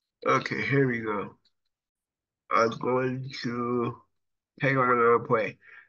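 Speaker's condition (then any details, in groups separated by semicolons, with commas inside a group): Cerebral palsy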